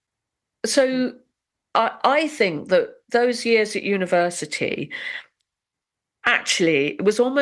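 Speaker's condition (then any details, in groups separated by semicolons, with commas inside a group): No condition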